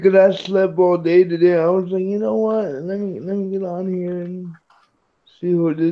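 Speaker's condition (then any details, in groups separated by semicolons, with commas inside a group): Cerebral palsy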